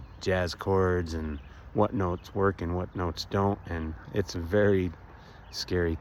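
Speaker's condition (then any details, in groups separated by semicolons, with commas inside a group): No condition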